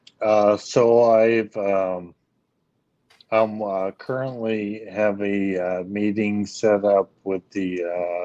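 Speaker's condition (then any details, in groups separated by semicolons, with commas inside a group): ALS; speech issues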